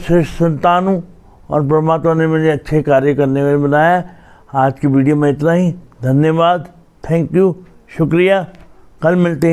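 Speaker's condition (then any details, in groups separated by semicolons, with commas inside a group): Cerebral palsy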